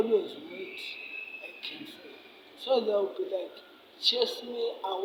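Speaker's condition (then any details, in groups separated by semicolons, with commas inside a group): Cerebral palsy; affects speech and hands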